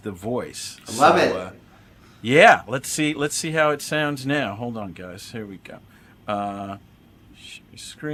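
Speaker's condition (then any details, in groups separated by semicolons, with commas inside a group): No condition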